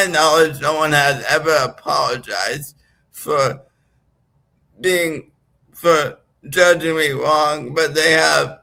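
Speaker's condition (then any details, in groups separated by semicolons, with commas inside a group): Right-sided physical disability; speech sometimes affected, does speech exercises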